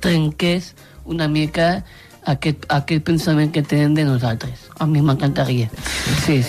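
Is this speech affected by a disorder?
Yes: Down syndrome; genetic, three copies of chromosome 21, intellectual disability; adult, 30 years old.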